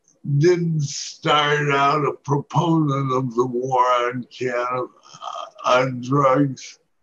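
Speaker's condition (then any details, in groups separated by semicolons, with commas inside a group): Parkinson's disease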